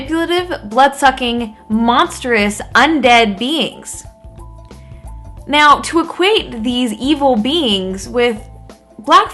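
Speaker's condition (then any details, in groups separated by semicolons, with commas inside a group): No condition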